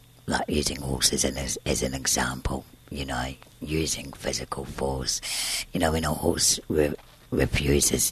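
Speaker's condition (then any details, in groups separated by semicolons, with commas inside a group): Tracheostomy and scarred vocal cord, laryngeal cysts, surgical vocal cord scarring; voice sounds different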